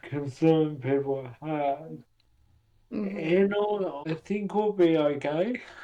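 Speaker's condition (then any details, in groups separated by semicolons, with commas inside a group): Cerebral palsy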